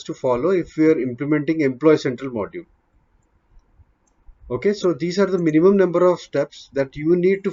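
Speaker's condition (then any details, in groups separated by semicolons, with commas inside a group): No condition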